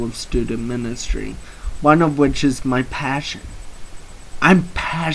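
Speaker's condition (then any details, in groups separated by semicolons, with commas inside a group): Cerebral palsy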